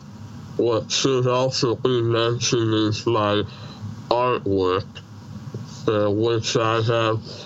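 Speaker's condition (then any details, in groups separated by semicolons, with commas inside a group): Treacher Collins syndrome, severe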